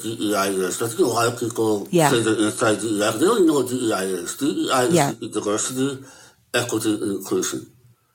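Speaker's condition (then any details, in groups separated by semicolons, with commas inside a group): Möbius syndrome; not understood by everybody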